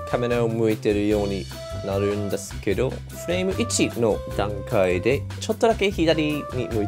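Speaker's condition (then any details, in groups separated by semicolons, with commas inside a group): No condition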